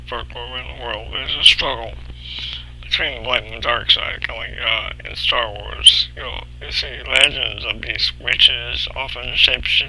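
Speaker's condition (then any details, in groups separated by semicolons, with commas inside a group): Cerebral palsy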